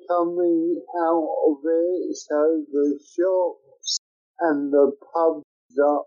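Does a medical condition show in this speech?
Yes: cerebral palsy; from birth, caused by lack of oxygen to the brain.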